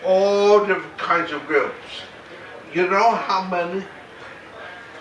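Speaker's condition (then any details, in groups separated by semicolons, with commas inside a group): Cerebral palsy, mild; mainly affects speech, reduced intelligibility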